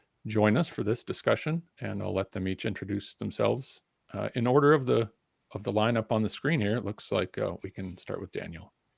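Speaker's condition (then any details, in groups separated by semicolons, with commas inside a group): No condition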